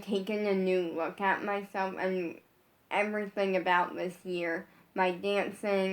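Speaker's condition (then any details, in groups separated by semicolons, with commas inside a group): Brain injury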